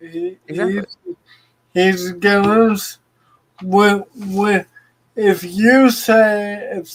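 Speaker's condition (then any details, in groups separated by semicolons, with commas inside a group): Cerebral palsy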